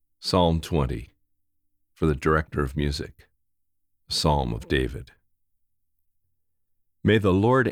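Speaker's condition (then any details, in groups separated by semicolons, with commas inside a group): No condition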